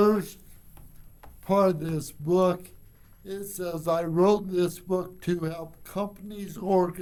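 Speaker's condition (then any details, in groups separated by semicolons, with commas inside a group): Cerebral palsy; from birth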